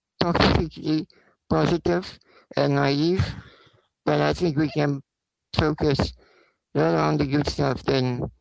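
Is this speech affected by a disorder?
Yes: spinal muscular atrophy; takes much longer to take effect; not much treatment available at this stage.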